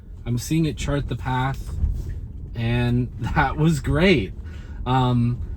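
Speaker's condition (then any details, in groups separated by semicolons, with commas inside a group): No condition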